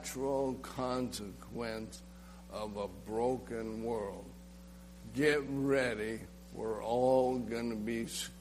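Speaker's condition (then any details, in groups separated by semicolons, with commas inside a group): ALS; slow speech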